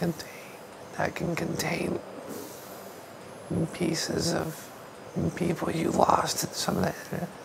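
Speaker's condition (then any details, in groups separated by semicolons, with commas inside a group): ALS; young man, hospital bed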